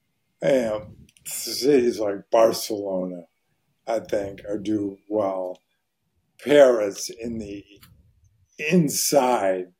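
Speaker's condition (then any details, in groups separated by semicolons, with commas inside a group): ALS; voice very hoarse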